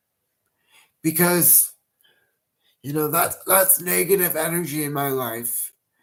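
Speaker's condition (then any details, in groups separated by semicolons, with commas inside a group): Cerebral palsy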